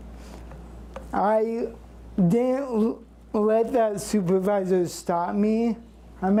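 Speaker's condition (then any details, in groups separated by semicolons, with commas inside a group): Cerebral palsy; since birth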